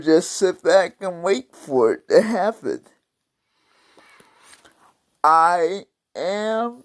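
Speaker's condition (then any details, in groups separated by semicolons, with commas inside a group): Cerebral palsy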